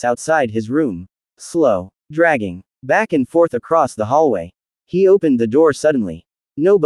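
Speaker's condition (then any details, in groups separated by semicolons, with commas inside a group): No condition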